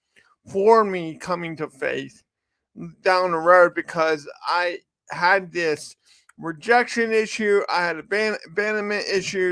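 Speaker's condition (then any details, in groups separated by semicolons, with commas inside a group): Cerebral palsy; from birth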